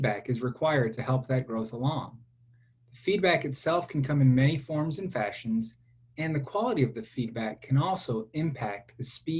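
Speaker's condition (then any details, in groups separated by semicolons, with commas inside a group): No condition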